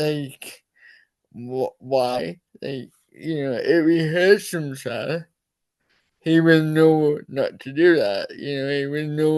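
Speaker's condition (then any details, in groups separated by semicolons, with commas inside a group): Cerebral palsy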